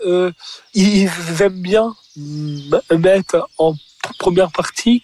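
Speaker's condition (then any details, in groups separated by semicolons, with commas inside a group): Stuttering; described as a speech disorder rather than a handicap; performing stand-up at Jamel Comedy Club, voice left unedited; stumbles over words during stand-up, acknowledges a stumble mid-routine; prolonged sounds, blocks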